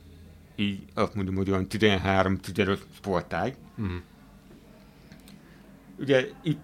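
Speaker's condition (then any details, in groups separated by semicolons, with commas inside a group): Hearing impairment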